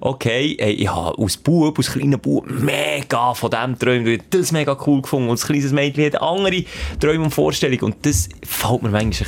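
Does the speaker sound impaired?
No.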